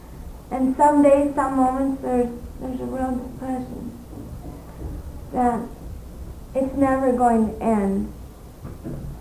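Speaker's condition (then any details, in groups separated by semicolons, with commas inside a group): Cerebral palsy; speaks fluently with few pauses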